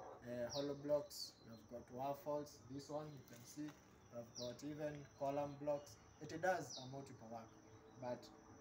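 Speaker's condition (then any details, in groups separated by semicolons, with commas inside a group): No condition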